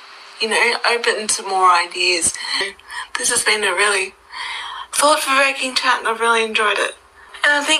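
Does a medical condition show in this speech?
Yes: cerebral palsy; wheelchair user, needs support worker, none available pre-ndis.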